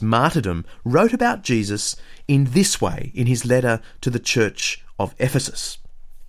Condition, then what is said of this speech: No condition.